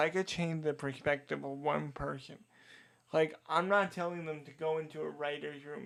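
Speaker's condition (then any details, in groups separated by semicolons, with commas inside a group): Cerebral palsy; diagnosed age two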